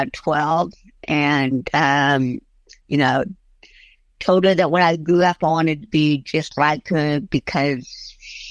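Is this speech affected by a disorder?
Yes: cerebral palsy; since early childhood.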